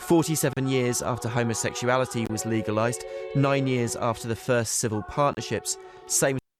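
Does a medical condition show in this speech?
No.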